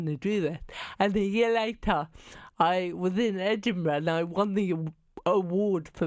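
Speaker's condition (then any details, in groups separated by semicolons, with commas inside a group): Cerebral palsy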